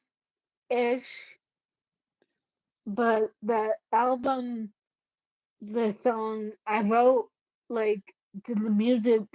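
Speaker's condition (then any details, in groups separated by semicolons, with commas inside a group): Cerebellar ataxia; caused by brain bleed, unsteady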